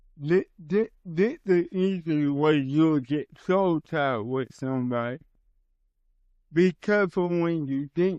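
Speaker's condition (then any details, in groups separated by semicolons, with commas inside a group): Cerebral palsy; from birth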